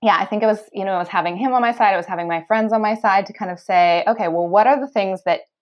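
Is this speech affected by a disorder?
No.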